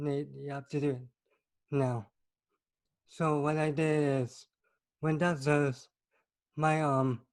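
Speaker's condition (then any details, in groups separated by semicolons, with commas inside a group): Cerebral palsy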